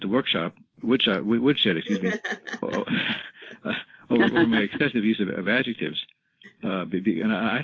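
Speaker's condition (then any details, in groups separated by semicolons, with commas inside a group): Parkinson's disease; confirmed by drug response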